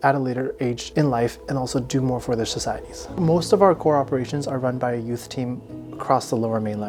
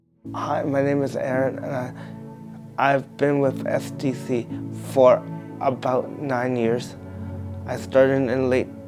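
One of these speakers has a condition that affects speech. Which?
The second: cerebral palsy.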